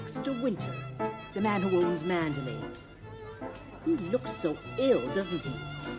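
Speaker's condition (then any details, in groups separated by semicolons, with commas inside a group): No condition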